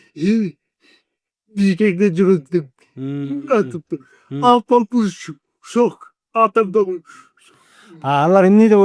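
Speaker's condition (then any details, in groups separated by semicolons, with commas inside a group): Cerebral palsy; 40 years with condition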